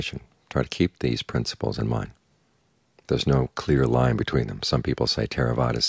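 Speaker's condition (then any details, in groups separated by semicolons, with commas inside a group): No condition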